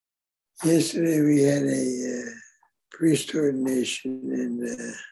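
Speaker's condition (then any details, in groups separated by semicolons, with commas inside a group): Parkinson's; on Parkinson's medication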